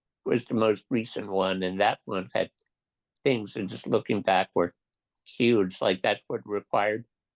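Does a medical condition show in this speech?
Yes: Duchenne muscular dystrophy; occupational and physical therapy over years, little recent.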